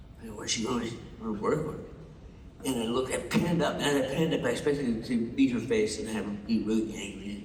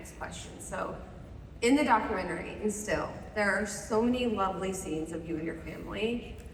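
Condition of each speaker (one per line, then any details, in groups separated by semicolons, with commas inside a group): Parkinson's; over seven years since diagnosis; recent falls, broken arm, shoulder, face; loses train of thought mid-sentence
No condition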